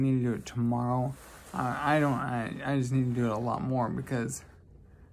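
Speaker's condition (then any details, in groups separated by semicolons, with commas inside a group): Traumatic brain injury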